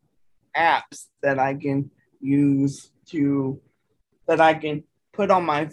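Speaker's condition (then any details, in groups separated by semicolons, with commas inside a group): Cerebral palsy; dexterity issues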